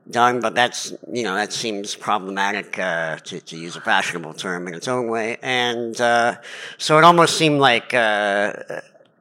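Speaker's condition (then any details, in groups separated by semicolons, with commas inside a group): Cleft palate; lifelong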